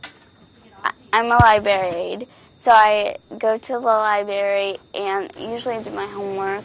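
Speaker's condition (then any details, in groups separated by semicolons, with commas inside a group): Cerebral palsy; spastic, birth oxygen loss from prolapsed cord, grade 4 brain bleed, newborn intubation, physical therapy; legs turn in, unsteady on bent legs, tires easily, poor hand coordination, uses computer typewriter; told in infancy would probably never speak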